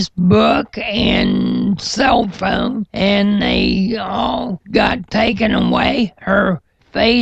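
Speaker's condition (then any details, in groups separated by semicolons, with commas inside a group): Cerebral palsy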